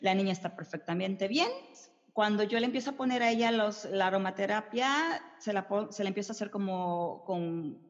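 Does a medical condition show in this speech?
No.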